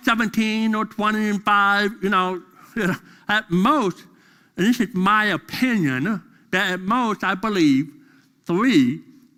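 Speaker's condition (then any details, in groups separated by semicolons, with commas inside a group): Deafness; deaf during school years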